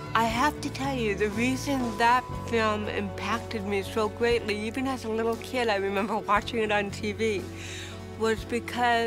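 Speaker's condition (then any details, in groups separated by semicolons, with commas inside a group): Cerebral palsy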